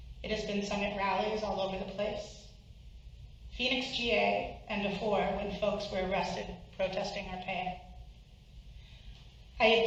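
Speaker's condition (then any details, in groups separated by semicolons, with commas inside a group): No condition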